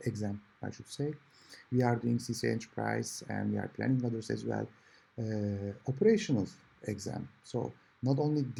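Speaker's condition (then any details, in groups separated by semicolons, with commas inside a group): No condition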